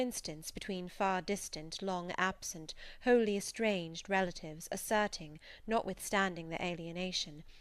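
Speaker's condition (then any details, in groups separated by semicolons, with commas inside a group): No condition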